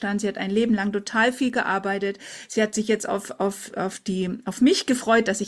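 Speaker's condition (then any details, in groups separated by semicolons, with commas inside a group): No condition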